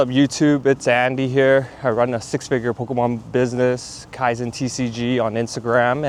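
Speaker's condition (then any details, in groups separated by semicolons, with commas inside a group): No condition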